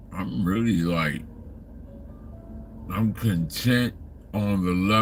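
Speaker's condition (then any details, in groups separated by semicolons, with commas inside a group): Slurred speech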